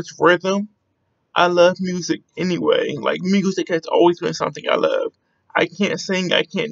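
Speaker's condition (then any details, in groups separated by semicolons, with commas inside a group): Cerebral palsy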